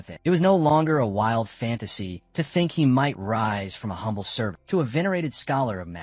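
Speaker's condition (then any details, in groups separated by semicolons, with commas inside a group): No condition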